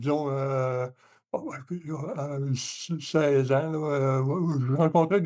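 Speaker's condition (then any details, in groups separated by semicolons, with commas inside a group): Hemiparalysis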